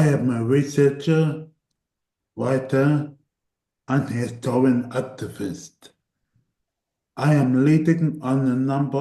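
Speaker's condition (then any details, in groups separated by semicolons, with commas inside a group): Cerebral palsy; voice tires at times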